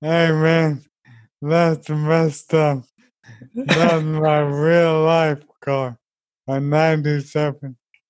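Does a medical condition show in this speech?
Yes: ALS; Taylor as paid caregiver 40 hours weekly.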